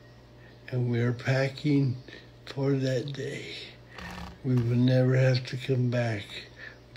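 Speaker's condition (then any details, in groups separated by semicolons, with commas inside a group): Cerebral palsy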